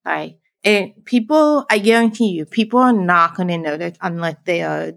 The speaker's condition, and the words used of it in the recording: Deafness. And this confuses so many people because they're like, but you can speak and you look like you can see.